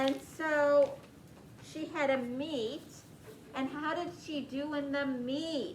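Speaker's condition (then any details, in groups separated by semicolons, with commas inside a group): No condition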